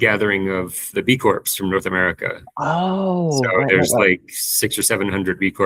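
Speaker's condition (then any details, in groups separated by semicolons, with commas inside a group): No condition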